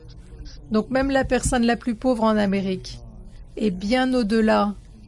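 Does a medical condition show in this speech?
No.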